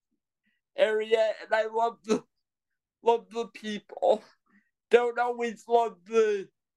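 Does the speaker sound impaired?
Yes: cerebral palsy; present from birth, brain blood vessel burst acting like stroke, walker when little, power wheelchair since age five, completely non-ambulatory; trouble with breath control earlier in recording, needs to catch breath at times; breathing struggles some days affect speech, voice lags behind thoughts when excited or nervous.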